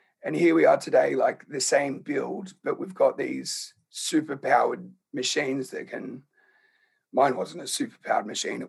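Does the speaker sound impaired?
Yes: laryngeal cancer; HPV-related, in voice box, onset age 27-28, earlier neck fusion surgery with tubes past larynx; diagnosed about one year ago after months of croaky voice first thought nodules; speaks at low tone, hard to project voice.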